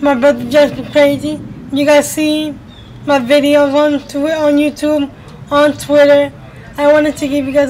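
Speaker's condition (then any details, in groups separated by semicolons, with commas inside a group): Cerebral palsy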